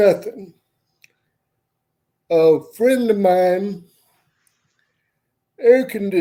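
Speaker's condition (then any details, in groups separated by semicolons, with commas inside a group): Cerebral palsy; uses wheelchair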